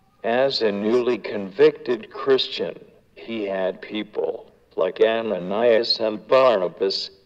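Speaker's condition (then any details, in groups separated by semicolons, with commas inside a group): Cerebral palsy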